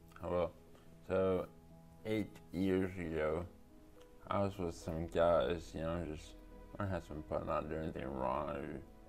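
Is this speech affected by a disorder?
Yes: traumatic brain injury; could not talk for a period after injury.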